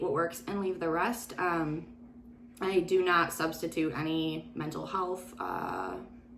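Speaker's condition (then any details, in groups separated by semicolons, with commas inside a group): No condition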